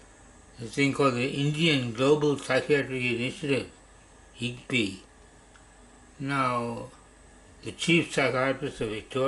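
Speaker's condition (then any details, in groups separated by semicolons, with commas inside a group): Parkinson's disease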